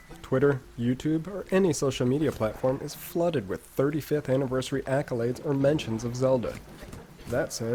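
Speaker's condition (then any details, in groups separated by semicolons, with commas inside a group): No condition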